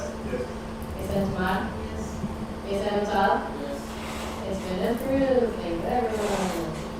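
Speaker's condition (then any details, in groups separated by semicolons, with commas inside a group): No condition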